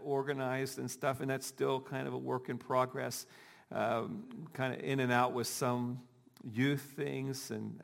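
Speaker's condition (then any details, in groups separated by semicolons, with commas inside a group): No condition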